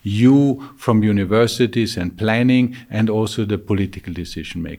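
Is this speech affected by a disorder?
No.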